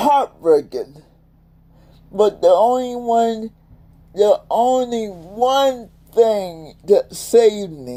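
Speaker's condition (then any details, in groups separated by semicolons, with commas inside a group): Cerebral palsy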